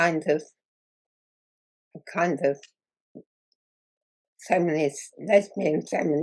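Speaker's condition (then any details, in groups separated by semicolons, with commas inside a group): Muscular dystrophy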